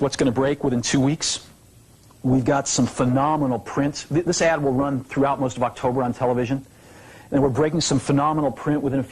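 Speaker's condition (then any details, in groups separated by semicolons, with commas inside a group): No condition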